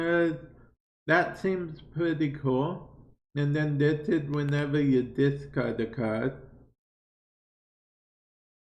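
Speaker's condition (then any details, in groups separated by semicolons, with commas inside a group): Cerebral palsy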